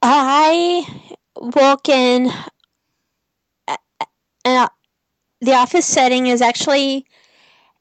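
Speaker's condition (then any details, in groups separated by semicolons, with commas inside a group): Stuttering; onset age 3 to 4, during therapy for other speech impediments, therapist suspected that therapy caused it; speech therapy through grade school, middle school, part of freshman year of high school; blocked on nearly every word when job began, now pretty fluent on phone, sometimes cannot get words out; blocks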